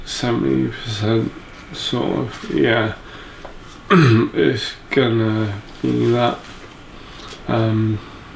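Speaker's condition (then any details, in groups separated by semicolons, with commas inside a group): Motor neurone disease; speech deteriorated since diagnosis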